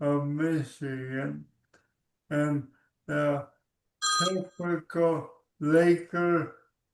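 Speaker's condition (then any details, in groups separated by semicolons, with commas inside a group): ALS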